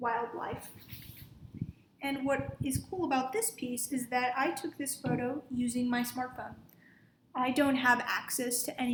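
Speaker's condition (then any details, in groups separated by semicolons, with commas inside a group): No condition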